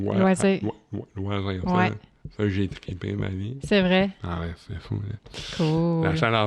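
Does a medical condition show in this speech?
Yes: cerebral palsy.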